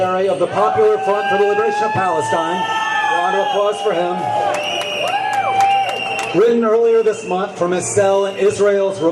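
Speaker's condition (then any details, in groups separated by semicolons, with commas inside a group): No condition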